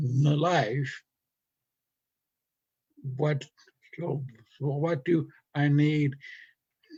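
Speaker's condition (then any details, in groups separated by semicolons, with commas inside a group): Stutter from brain injury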